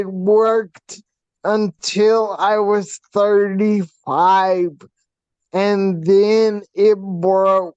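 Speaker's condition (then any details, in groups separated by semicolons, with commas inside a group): Facial paralysis from hydrocephalus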